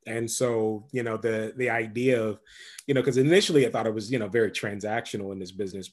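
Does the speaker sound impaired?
No.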